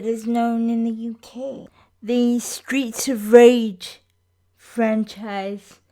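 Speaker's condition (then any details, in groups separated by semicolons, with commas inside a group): Cerebral palsy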